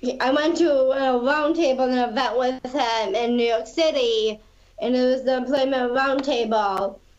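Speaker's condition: Down syndrome; active public speaker since Special Olympics event in Syracuse

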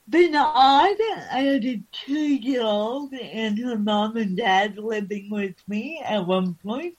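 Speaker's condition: Cerebral palsy

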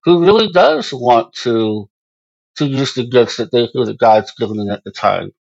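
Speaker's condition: Moebius syndrome; congenital

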